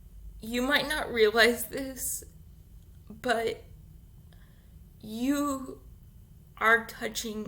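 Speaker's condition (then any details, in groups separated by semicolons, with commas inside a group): Cerebral palsy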